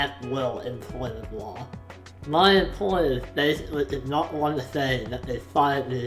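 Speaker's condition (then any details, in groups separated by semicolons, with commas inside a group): Facial palsy; lifelong speech impediment, cannot speak properly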